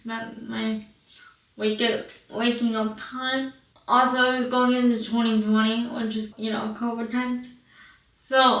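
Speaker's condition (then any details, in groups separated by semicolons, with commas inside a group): Cerebral palsy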